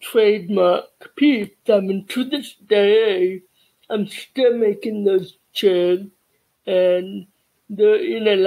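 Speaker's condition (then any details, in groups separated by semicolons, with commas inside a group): Cerebral palsy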